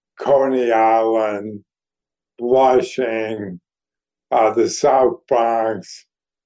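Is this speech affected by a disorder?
Yes: ALS; declining health.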